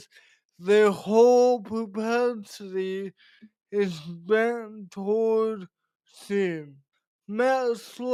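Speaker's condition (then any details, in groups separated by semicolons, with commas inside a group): Cerebral palsy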